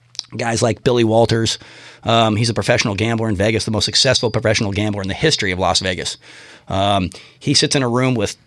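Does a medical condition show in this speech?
No.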